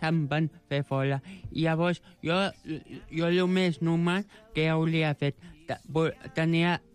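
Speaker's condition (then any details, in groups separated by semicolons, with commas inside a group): Joubert syndrome; present from birth; age 29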